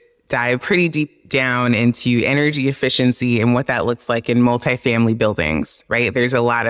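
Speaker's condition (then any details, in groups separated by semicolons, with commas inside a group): No condition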